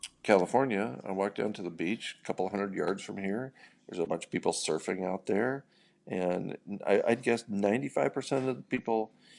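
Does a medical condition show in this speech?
No.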